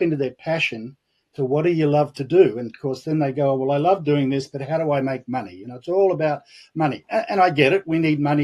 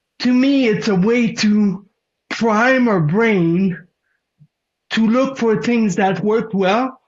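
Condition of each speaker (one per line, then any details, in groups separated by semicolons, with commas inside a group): No condition
Cerebral palsy; present from birth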